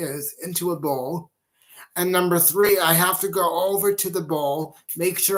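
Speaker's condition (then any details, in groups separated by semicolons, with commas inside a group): Cerebral palsy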